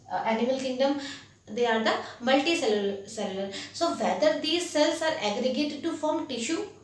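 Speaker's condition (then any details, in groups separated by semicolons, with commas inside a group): No condition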